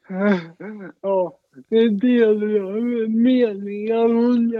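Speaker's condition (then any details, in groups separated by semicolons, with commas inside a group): Cerebral palsy, mild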